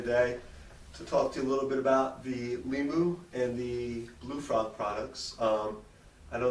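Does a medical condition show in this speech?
No.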